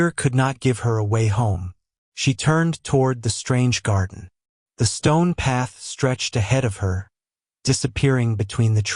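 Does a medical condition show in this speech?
No.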